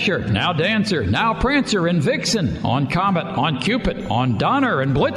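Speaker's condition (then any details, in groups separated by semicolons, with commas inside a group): No condition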